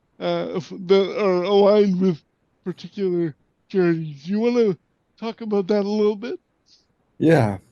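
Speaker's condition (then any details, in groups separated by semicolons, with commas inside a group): Cerebral palsy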